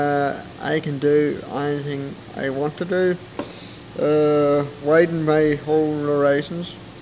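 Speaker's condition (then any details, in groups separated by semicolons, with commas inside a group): Cerebral palsy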